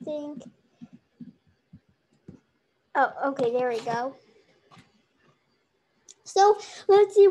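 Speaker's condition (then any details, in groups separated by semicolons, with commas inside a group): No condition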